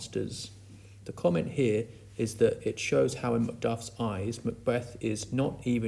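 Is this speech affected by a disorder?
No.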